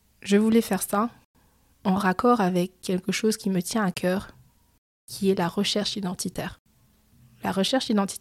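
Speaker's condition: No condition

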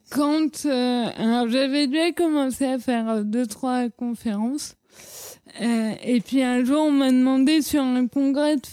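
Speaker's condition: Cerebral palsy; psychomotor and physiotherapy

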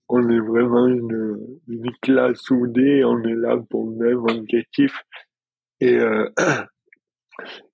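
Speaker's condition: Dystonia; daily physical effort

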